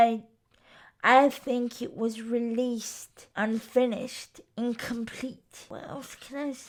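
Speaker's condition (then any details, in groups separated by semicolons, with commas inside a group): Cerebral palsy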